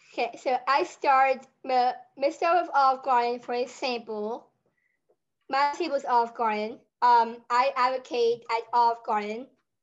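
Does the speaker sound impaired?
Yes: Down syndrome; adult with down syndrome; 22 years old; may be hard to follow for unfamiliar listeners, read most answers from a prepared script.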